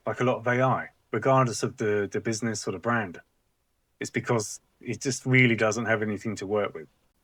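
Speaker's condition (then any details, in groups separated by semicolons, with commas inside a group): No condition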